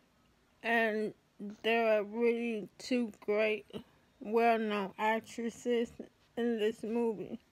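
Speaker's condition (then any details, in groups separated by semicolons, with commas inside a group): ALS; affects hands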